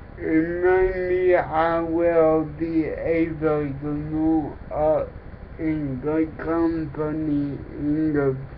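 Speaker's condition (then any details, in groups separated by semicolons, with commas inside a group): Cerebral palsy; physical disability affecting speech and motor skills; affects speech, talks differently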